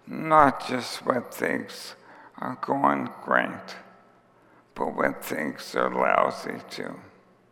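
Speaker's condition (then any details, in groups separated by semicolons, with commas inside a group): ALS; onset with tiredness and clumsiness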